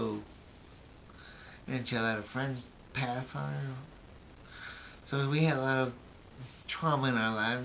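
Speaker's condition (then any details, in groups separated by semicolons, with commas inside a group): Brain injury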